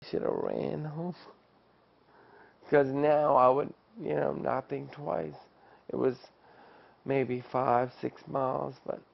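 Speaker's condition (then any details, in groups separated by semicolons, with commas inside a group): ALS; after diagnosis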